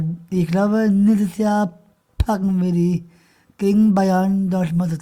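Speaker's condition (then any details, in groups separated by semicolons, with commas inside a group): Down syndrome; trisomy 21, present from birth, operated right after birth in Hannover, back corset worn earlier; adult, 26 years old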